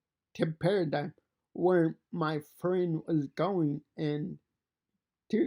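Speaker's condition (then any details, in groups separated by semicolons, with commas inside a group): Cerebral palsy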